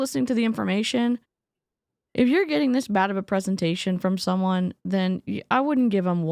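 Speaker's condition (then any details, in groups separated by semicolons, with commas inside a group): No condition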